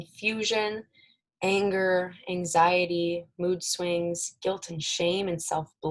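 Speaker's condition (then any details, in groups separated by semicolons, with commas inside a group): No condition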